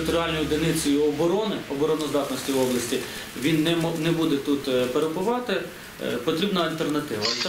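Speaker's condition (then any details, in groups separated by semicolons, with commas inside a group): No condition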